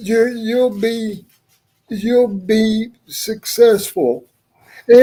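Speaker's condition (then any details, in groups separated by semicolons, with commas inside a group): Cerebral palsy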